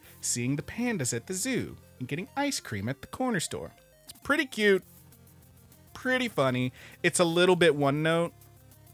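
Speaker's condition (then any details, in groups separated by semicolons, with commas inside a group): No condition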